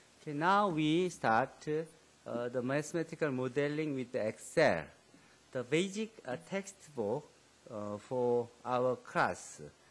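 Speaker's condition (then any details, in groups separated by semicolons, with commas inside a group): No condition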